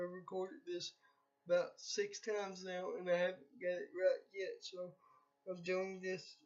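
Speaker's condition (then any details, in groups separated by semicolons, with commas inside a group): Cerebral palsy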